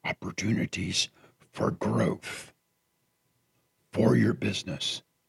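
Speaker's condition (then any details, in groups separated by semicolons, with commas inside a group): Partial laryngectomy after throat cancer; one vocal cord remaining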